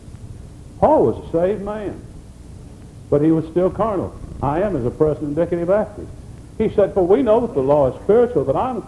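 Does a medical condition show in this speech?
No.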